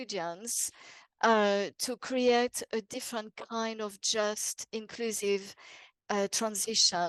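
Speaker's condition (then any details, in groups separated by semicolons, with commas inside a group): No condition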